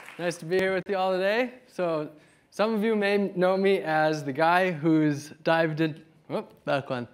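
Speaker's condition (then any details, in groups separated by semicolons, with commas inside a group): No condition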